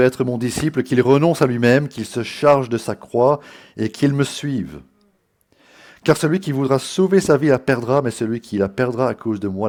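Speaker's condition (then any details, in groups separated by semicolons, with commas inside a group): No condition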